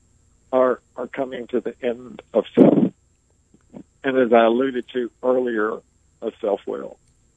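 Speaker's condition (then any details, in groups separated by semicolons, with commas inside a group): ALS; able to speak and communicate clearly, slower pace, communicating takes more time due to ventilator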